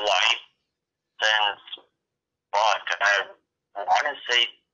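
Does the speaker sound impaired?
Yes: cerebral palsy; very rare form, rare brain disease, diagnosed around age five, hand eye coordination affected; speech affected.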